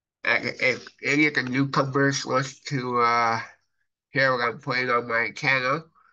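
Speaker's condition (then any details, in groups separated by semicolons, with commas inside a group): Cerebral palsy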